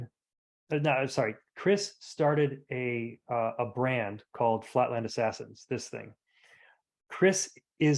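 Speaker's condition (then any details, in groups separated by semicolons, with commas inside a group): No condition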